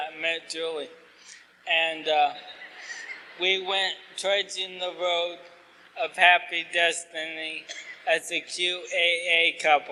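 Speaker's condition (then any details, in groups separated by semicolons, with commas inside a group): ALS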